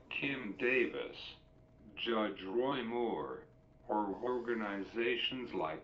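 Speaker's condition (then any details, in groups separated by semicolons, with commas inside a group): Cerebral palsy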